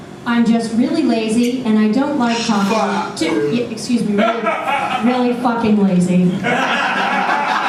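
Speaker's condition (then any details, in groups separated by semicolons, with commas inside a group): No condition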